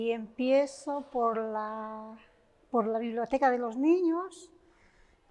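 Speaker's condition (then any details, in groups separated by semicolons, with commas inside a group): No condition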